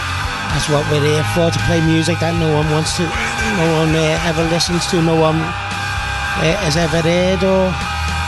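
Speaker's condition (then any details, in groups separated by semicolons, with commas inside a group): No condition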